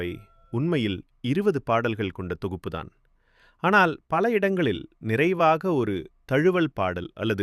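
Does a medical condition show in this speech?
No.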